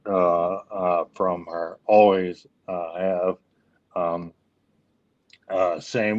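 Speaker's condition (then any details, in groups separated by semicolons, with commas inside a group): ALS; leg onset, later arm weakness; speech issues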